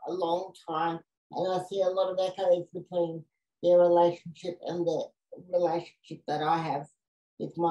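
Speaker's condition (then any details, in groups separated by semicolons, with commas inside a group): Cerebral palsy; diagnosed in childhood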